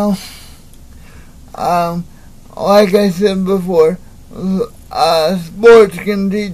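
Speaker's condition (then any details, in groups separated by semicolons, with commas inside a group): Cerebral palsy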